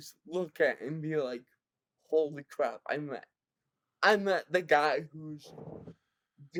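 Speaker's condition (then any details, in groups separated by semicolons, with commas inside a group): Cerebral palsy; present from birth, severe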